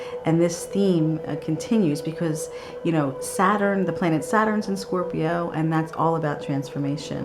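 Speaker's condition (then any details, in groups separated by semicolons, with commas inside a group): No condition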